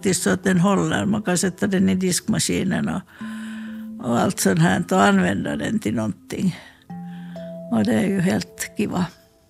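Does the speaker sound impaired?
Yes: Parkinson's disease; slightly shaky, very clumsy fumbling hands; hands too clumsy for fine ceramic work, makes only small bowls.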